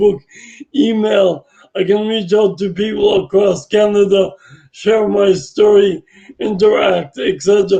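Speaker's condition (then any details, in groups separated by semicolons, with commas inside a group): Brain injury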